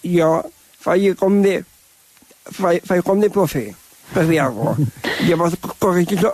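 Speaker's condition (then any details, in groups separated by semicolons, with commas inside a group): Down syndrome; different learning pace; age 30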